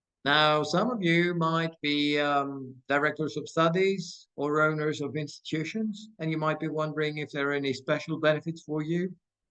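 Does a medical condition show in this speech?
No.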